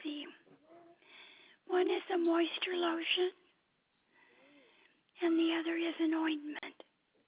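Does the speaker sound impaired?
Yes: speech difficulty; trouble speaking, speaking is tiring.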